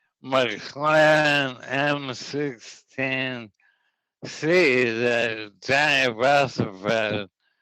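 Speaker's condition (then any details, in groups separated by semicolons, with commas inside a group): ALS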